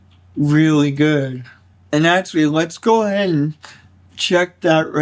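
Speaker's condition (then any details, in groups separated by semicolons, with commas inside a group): Cerebral palsy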